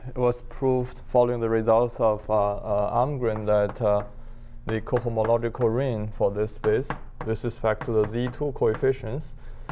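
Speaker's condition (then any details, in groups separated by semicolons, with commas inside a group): No condition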